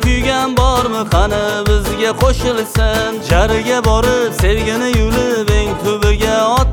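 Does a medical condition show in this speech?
No.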